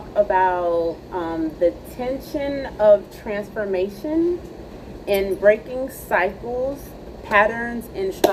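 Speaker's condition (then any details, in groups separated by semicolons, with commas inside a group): No condition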